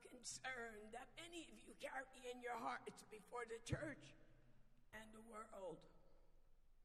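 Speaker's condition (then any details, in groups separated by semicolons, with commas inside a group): Vocal dysphonia; still able to speak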